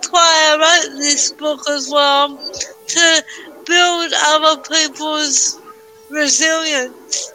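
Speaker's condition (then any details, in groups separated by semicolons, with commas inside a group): Cerebral palsy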